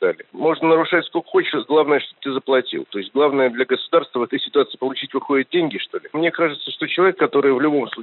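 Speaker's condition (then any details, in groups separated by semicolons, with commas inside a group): No condition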